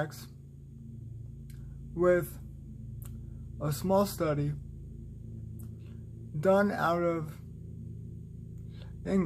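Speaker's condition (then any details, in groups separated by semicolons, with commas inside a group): Cerebral palsy, spastic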